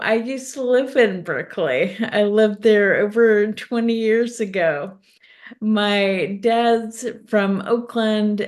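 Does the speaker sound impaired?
Yes: ALS; specialist-confirmed diagnosis.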